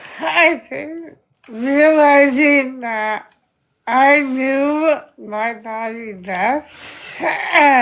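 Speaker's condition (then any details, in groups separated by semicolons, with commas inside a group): Spinal muscular atrophy type 2; type 2, genetic neuromuscular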